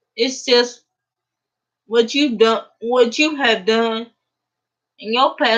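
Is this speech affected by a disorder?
Yes: cerebral palsy; uses a wheelchair.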